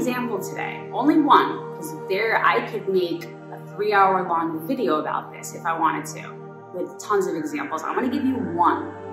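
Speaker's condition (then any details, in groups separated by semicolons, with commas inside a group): No condition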